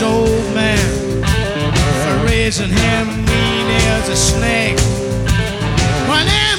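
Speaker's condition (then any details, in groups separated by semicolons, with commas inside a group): No condition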